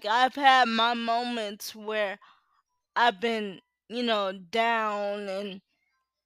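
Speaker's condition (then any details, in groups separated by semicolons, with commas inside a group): Cerebral palsy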